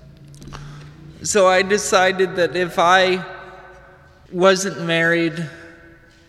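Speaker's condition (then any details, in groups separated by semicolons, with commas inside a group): Cerebral palsy; cerebral palsy from lack of oxygen right before birth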